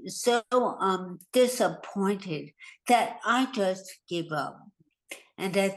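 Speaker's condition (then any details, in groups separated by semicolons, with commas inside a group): Hemorrhagic stroke; more than a year after stroke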